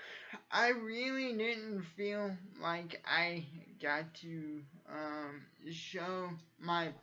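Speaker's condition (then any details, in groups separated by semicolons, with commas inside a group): Cerebral palsy; from birth, uses wheelchair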